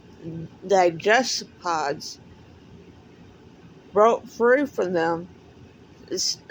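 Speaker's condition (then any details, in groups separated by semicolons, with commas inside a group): Cerebral palsy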